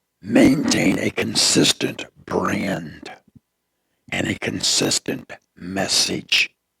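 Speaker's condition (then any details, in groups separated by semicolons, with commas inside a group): Throat cancer; tracheostomy tube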